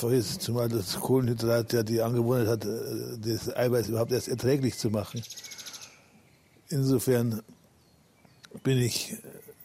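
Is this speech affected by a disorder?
Yes: Parkinson's disease; public for about 11 years, almost no tremor, feels symptom-free when well adjusted.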